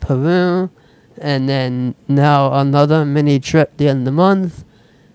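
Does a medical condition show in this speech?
Yes: speech impediment; Google translator voice input once misrecognized speech.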